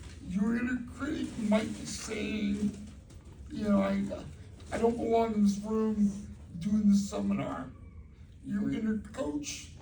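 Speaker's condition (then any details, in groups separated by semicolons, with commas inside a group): Cerebral palsy; present from birth; voice like Kermit the Frog after steroids and rehab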